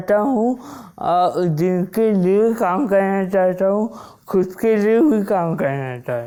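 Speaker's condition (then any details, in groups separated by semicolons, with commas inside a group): Wilson's disease; onset at age 16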